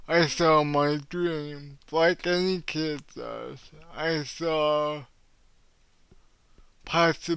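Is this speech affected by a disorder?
Yes: cerebral palsy; cannot walk, uses wheelchair.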